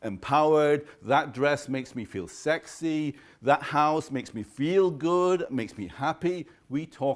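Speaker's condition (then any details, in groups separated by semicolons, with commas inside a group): No condition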